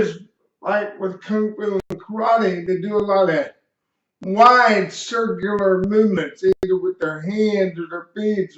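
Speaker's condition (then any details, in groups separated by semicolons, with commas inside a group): Cerebral palsy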